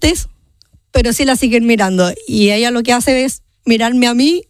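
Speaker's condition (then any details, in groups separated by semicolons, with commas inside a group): Down syndrome; 30 years old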